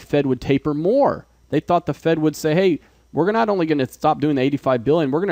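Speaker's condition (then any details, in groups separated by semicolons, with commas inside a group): No condition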